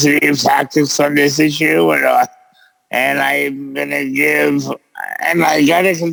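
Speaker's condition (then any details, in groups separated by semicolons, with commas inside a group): Cerebral palsy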